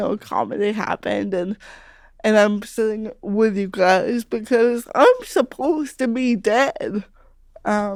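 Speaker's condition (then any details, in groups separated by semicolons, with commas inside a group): Cerebral palsy; speech sounds unusual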